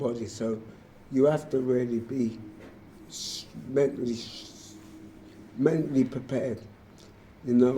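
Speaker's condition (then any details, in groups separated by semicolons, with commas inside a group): Motor neurone disease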